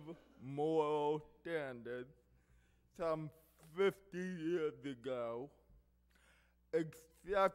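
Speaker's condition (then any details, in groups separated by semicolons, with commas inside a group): Cerebral palsy; affects hearing and speech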